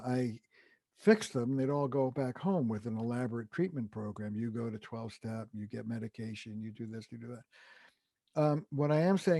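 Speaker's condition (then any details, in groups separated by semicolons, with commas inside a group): No condition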